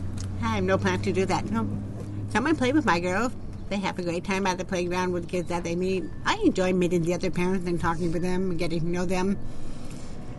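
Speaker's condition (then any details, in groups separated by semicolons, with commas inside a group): Deafness, profound, genetic, severe; deaf-sounding voice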